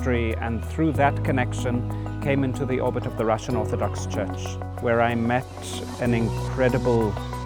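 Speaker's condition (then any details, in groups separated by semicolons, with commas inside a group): No condition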